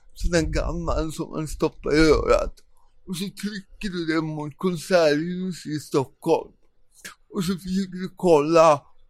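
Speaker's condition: Cerebral palsy; cramps, worse in cold, lives in Thailand because Sweden too cold

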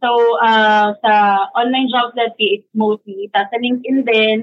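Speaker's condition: No condition

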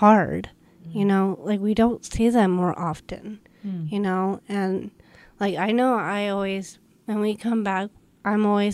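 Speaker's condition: Down syndrome; present since birth

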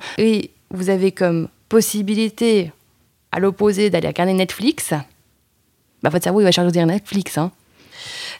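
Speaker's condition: No condition

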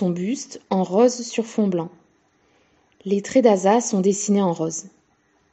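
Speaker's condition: No condition

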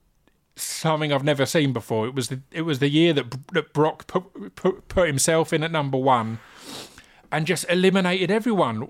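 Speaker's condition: Stammer; stutter, unnoticed during rapping and spoken word years, noticed with radio show and podcast, works with STAMMA; struggles with hard g sounds, had pet renamed Finley to avoid hard g name; repeated sounds

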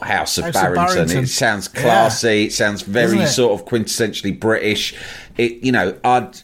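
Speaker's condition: No condition

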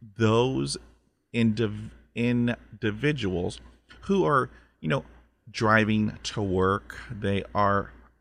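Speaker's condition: Stuttering; stutter since childhood, 20 years speech therapy first on fluency, hypnosis, military hypnotherapist on mental health; repeated sounds

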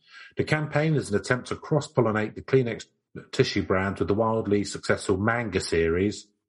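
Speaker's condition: No condition

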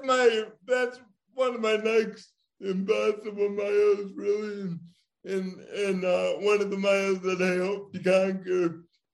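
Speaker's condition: Cerebral palsy; went to therapy

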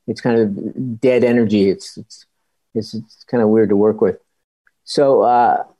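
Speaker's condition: Parkinson's disease; cannot stop hands moving

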